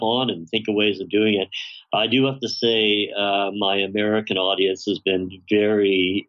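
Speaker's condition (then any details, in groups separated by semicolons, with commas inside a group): Bilateral cleft lip and palate, severe; voice very distorted in childhood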